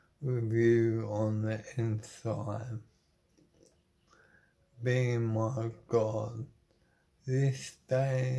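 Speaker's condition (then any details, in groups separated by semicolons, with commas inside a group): Motor neuron disease; terminal; body failing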